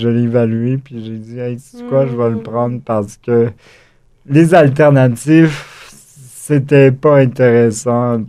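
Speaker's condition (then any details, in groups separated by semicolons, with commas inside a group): Cerebral palsy; acquired, wheelchair user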